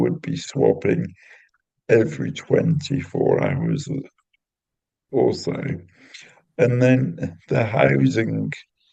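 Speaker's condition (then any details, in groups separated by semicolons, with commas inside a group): Cerebral palsy; intrathecal baclofen pump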